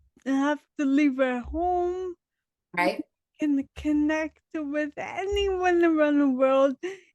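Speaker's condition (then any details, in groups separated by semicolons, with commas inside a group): Dystonia; diagnosed age 10, now 33, on medication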